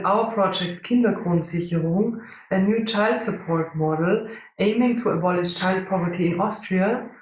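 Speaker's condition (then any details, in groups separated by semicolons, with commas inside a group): No condition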